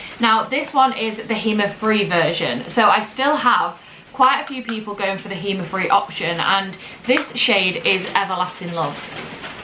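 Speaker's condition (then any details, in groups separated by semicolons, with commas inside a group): No condition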